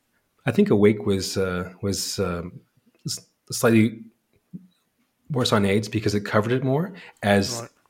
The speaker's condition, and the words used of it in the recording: Stuttering. So I've always found that like a more musically driven sentence is slightly easier for me to read aloud.